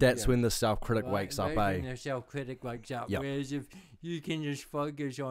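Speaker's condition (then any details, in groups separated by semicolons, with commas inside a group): Cerebral palsy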